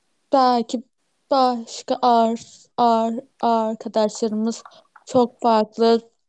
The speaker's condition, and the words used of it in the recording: Stuttering. Sonra ben böyle sakin sakin şey dedim işte anlamışsınızdır yani ben kekemeyim ve beklerseniz de söyleyeceğim.